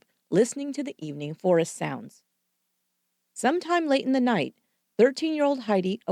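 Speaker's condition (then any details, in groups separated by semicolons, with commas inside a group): No condition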